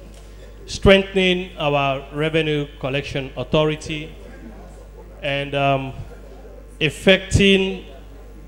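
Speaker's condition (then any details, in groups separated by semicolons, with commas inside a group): No condition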